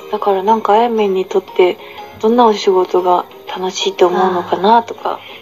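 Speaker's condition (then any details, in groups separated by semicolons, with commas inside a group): No condition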